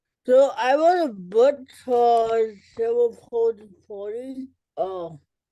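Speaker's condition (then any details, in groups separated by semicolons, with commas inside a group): Cerebral palsy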